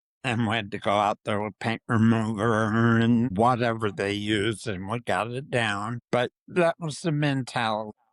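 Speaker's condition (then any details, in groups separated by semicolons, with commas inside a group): Parkinson's disease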